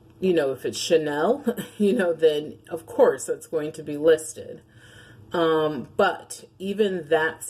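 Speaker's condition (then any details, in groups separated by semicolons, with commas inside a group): No condition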